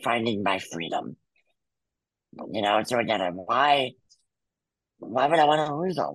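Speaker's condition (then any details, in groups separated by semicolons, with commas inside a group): Muscular dystrophy; congenital, wheelchair user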